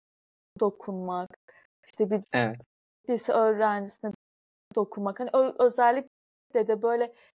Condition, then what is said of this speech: Stuttering. Ya hani ben çok fazla kekeliyorum